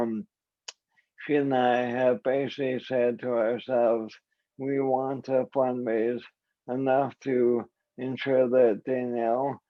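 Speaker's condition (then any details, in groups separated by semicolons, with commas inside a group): ALS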